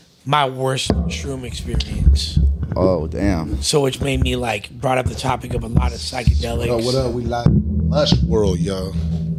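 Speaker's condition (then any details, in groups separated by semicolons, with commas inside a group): No condition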